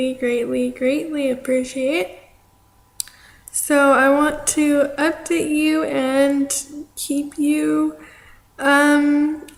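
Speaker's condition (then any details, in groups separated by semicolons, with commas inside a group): Cerebral palsy; affects arm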